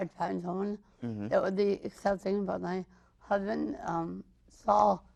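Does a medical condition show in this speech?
Yes: mild cerebral palsy.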